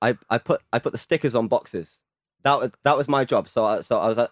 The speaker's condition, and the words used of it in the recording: Stuttering. I've got weird teeth and a stutter in a savage hairline.